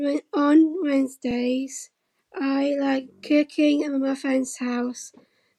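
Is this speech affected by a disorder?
Yes: Down syndrome; since infancy, hole in heart, heart surgery at nine months, wires for heart; adult, living independently for six years with a little support.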